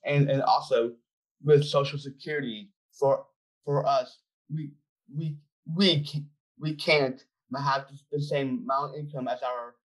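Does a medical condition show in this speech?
Yes: Down syndrome; 25-year-old man.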